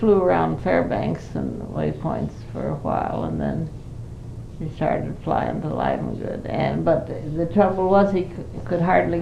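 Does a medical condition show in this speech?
Yes: Parkinson's disease; 5 years since onset, not very able to do much, cannot live alone.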